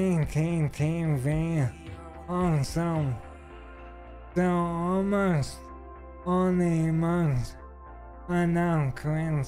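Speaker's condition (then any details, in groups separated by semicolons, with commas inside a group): ALS; stem cell treatment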